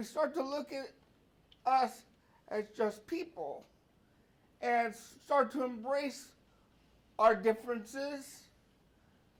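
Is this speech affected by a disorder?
Yes: cerebral palsy; brain cell damage at birth.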